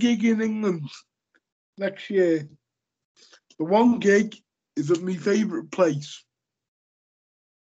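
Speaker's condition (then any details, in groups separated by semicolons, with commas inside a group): Cerebral palsy; lifelong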